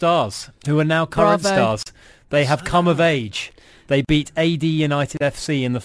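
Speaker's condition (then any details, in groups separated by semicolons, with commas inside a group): No condition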